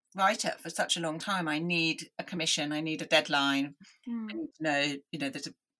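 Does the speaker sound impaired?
Yes: deafness; analog hearing aids in childhood.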